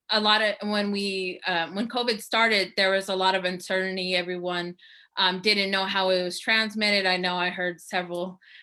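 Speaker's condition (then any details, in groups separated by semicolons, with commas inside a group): No condition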